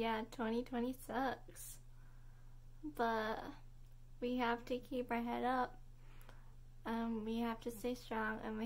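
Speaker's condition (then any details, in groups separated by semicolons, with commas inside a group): Cerebral palsy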